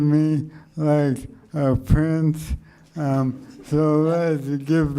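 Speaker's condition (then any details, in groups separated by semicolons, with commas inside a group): ALS; speech slowed and softened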